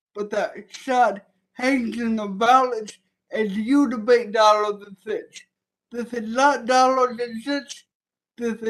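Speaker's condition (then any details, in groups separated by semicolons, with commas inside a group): Cerebral palsy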